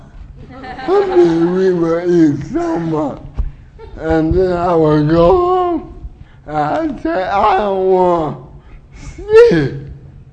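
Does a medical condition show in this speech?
Yes: cerebral palsy; uses wheelchair.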